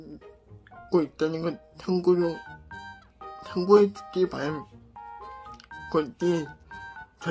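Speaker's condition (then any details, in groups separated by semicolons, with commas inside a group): Cerebral palsy; brain lesion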